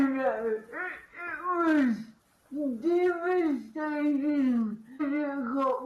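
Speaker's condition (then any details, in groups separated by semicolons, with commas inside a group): Cerebral palsy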